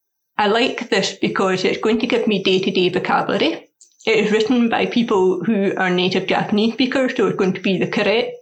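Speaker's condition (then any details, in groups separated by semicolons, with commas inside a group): Deafness; asks for slower speech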